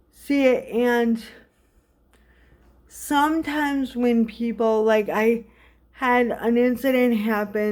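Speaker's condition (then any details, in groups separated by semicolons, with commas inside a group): Cerebral palsy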